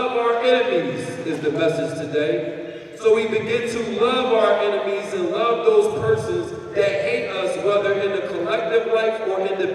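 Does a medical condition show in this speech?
No.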